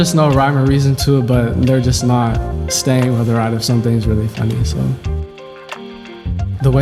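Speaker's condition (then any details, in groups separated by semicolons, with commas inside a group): No condition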